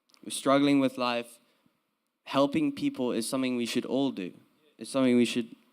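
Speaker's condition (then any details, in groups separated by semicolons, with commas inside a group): No condition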